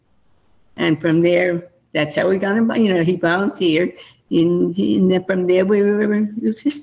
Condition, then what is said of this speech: Parkinson's disease. So are you understanding me? Because my voice is not.